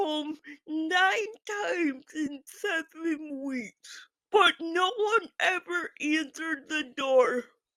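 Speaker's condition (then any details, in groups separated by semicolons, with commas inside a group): Physical speech impairment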